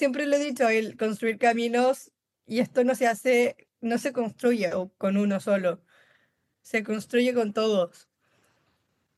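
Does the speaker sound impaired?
Yes: Down syndrome; congenital, since birth.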